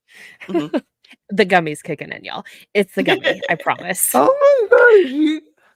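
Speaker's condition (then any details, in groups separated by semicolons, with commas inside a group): No condition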